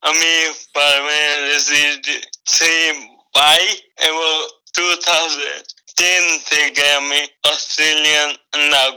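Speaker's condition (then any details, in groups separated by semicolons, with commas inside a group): Motor neurone disease; progressive motor neuron degeneration, walking gradually lost, earlier walker and standard wheelchair, further free government equipment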